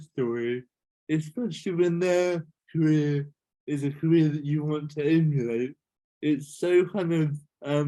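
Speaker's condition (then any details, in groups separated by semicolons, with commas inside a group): Cerebral palsy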